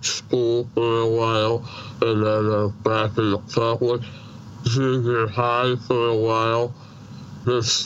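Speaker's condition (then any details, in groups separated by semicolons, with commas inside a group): Treacher Collins syndrome, severe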